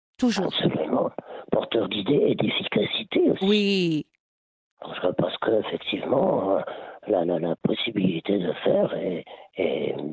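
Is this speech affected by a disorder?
Yes: laryngeal cancer; later lung cancer.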